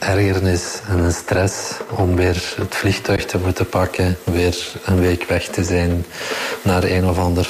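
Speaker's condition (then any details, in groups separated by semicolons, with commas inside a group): No condition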